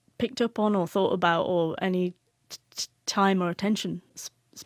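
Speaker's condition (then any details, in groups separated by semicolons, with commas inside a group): Stammering; onset around age 6, covert into secondary school, hidden by word substitution, hearing found normal, grommets considered; still stutters at times, words sometimes will not come out; blocks, word substitution and swapping, speech avoidance, put-on silly voice in childhood; repeated sounds, prolonged sounds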